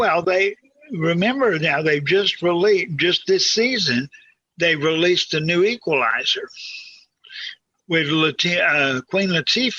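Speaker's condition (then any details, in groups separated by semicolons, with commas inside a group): Cerebral palsy; talks clearly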